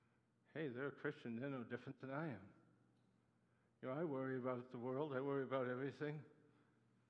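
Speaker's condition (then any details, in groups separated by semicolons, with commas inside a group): Parkinson's disease; Parkinson's attacks muscles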